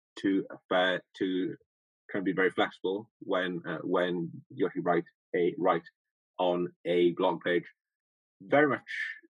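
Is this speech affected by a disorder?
Yes: stutter; persistent stutter that does not fade, ongoing long-term self-management; much improved but still present, self-managed with rhythmical thinking pacing and tongue twisters; repeats parts of words, blocks on words, stuck on certain sounds, worse with stress, slows to beat; here repeated sounds, repeated words.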